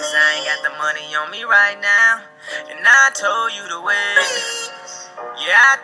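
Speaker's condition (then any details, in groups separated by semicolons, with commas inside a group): No condition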